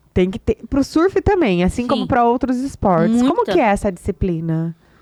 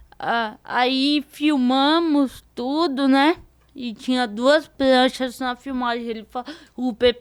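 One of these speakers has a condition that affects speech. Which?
The second: cerebral palsy; diparetic form.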